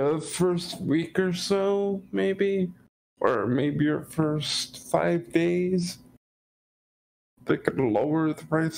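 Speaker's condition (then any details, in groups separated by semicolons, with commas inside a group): Cerebral palsy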